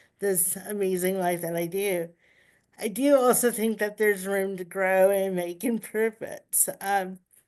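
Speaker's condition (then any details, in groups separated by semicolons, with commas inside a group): Cerebral palsy; uses power wheelchair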